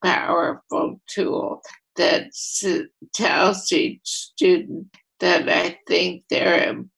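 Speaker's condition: ALS; ALS affecting voluntary motor neurons, first primary lateral sclerosis diagnosis, second opinion Columbia med center; voice affected

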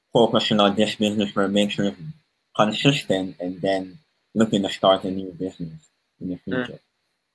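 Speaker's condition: Cleft palate; congenital cleft palate, speech impediment since birth; speech impediment noticeable to listeners

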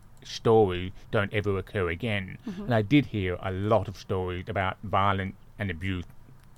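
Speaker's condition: Deafness, born deaf

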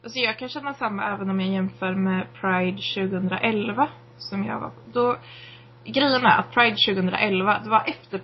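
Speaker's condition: No condition

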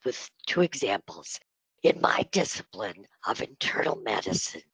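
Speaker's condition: Spasmodic dysphonia; on Botox treatment

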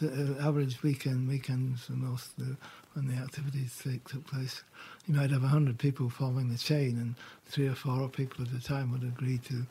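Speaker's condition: Parkinson's; diagnosed about 4 years ago

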